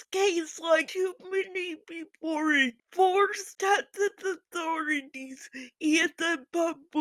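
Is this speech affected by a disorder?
Yes: physical speech impairment.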